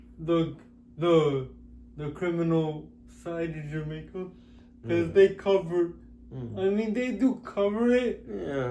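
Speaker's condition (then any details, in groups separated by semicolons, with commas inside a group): Cerebral palsy; with developmental delay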